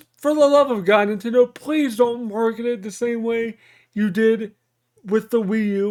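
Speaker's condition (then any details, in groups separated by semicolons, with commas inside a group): Cerebral palsy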